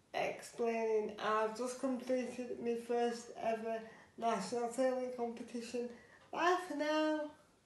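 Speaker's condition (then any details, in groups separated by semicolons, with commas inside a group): Cerebral palsy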